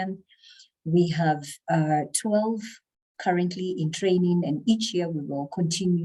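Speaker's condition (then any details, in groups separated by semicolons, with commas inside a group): No condition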